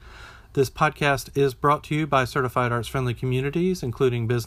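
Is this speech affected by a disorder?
No.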